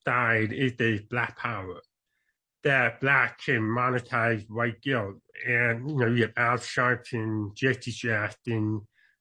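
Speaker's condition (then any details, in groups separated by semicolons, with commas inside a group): Born deaf; deaf accent, tries to speak as clearly as possible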